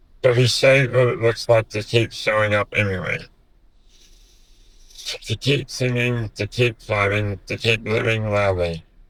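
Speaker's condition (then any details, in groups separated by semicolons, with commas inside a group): Duchenne muscular dystrophy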